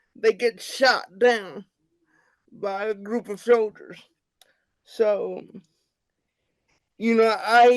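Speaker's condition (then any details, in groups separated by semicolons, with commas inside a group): Cerebral palsy; wheelchair user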